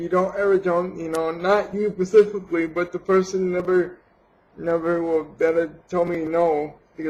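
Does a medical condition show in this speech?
Yes: cerebral palsy; has had surgery.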